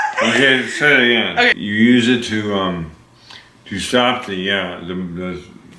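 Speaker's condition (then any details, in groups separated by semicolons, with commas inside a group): Parkinson's disease; progressive, deep brain stimulation; DBS improved symptoms; hand, foot and speech motor problems, speech changed over time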